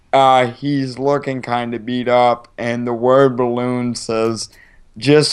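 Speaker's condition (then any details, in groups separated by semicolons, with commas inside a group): Cerebral palsy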